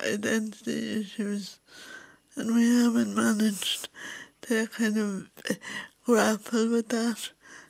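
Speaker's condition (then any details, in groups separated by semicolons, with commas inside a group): Cerebral palsy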